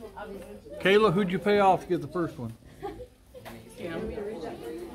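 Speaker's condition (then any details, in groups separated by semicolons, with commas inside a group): No condition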